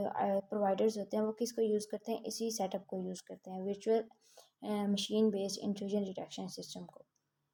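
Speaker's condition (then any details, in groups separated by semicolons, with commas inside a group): No condition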